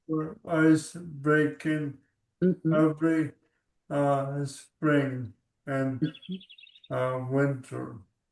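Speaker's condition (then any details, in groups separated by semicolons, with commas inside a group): ALS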